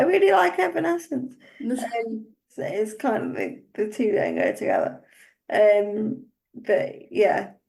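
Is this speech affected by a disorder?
Yes: cerebral palsy; uses wheelchair.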